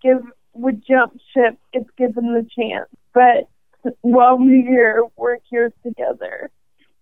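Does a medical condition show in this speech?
Yes: ALS; probable category ALS, first symptoms noticed in hand, 18 months to diagnosis, diagnosed at 27; about 5.5 years since diagnosis, considering walking device, clinic team includes speech and respiratory therapists.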